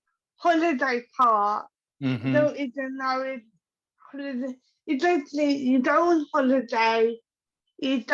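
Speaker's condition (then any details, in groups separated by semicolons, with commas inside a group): Cerebral palsy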